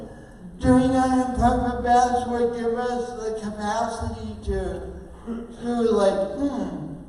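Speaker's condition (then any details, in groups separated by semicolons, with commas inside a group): Oxygen-related condition, speech impairment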